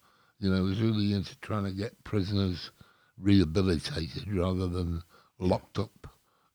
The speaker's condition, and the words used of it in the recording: Stroke. Well, since you were last here, I had a stroke, so people think I'm pissed as fucking two handcarts.